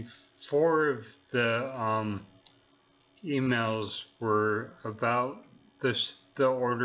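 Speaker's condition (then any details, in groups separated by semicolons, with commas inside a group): Neurological disease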